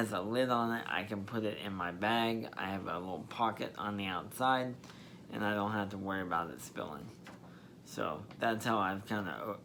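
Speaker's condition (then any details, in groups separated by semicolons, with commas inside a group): Spastic diplegia cerebral palsy; leg spasticity, weak core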